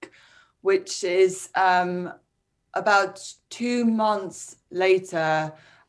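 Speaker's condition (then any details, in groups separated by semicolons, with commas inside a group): Speech impairment, word-finding; congenital AVM, sudden slurred speech then collapse, emergency surgery, half skull removed, cranioplasty with plastic skull; word-finding difficulty, speech feels fine internally, initially no speech, comprehension intact, long unable to form sentences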